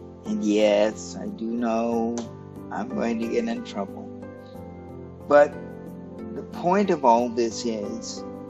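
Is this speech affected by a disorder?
Yes: cerebral palsy; stiff muscles.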